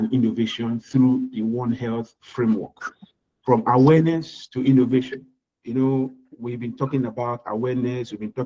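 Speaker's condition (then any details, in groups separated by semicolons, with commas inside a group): No condition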